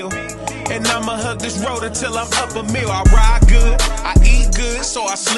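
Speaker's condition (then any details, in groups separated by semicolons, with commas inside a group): No condition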